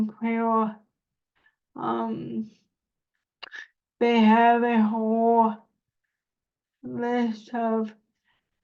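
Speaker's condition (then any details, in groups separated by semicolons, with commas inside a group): Cerebral palsy; spasticity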